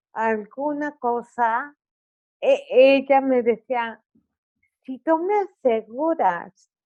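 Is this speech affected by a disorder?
Yes: cerebral palsy; articulation affected.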